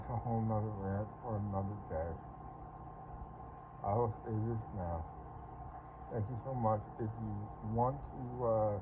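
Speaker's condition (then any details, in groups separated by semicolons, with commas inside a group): Parkinson's; speech impediment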